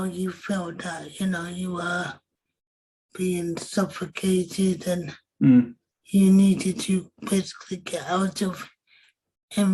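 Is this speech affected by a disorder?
Yes: cerebral palsy.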